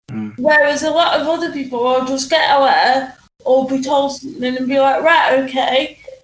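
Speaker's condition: Cerebral palsy; needs help with eating

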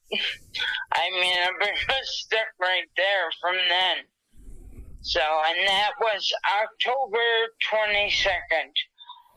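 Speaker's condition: Dysarthria after stroke, thalamic hemorrhage; right-sided paralysis

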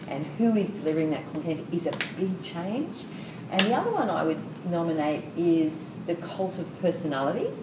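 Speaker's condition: No condition

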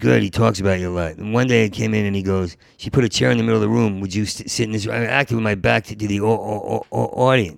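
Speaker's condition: Stuttering; long-standing stutter since college years, always stuttered in job interviews; still stutters in conversation; part-word and whole-word repetitions, fluent when telling stories, doing characters or imitating people; repeated sounds, repeated words, blocks

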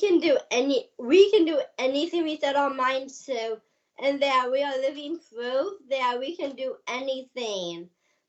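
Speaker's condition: Down syndrome

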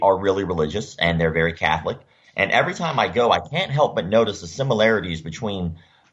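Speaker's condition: Cleft lip and palate; surgically repaired

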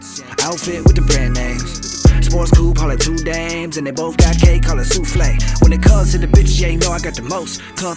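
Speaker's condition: No condition

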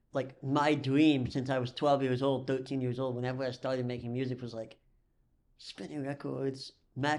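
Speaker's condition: Cleft lip and palate; cause unknown

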